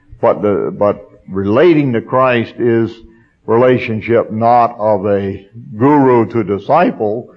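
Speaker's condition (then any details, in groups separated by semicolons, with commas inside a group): No condition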